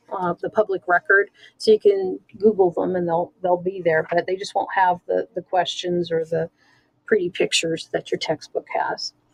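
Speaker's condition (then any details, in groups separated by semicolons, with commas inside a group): No condition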